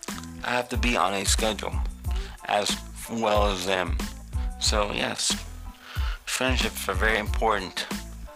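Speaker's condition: Cerebral palsy; codeine shots after surgery

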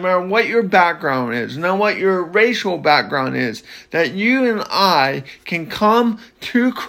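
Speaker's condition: Cerebral palsy

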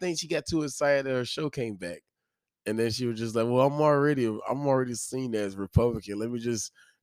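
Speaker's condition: No condition

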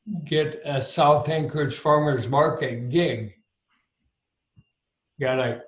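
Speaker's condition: ALS; ALS with throat onset

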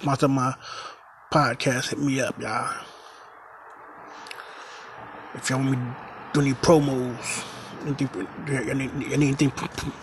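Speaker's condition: Stuttering; frequent stuttering while podcasting, listeners said to mock speech, keeps talking anyway; repeated sounds

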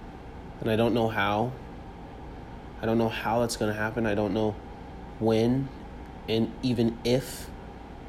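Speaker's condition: No condition

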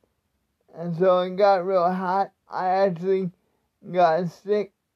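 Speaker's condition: Cerebral palsy; many physical tasks not possible

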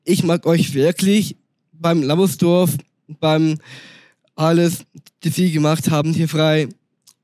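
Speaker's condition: Down syndrome; congenital

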